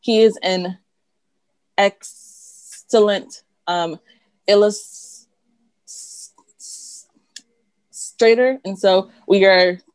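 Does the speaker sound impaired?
Yes: stuttering; uncle and triplet siblings also stutter; frequent pauses, needs deep breaths while speaking, part-word repetitions; here prolonged sounds, blocks.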